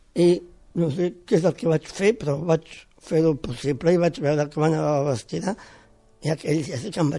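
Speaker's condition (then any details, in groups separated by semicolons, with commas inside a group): Down syndrome; congenital, born with it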